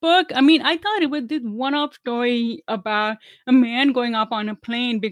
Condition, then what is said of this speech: Deafness. I mean, I can't tell you how many times people have said to me, you speak really well for a deaf person.